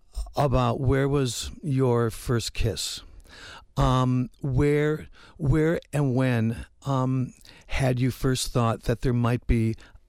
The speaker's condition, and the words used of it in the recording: Stuttering. I'm sure folks can tell I have a little stutter.